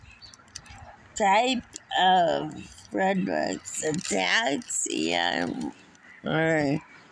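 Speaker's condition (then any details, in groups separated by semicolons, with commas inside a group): Friedreich's ataxia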